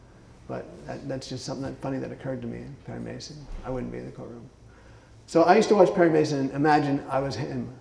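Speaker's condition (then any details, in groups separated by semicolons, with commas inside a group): Parkinson's disease; left foot dystonia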